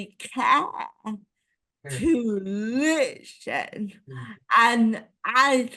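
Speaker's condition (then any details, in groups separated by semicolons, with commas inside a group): Cerebral palsy; ataxic type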